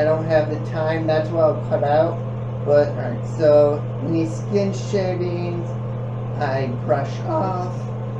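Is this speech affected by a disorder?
Yes: cerebral palsy; affects feet and gait.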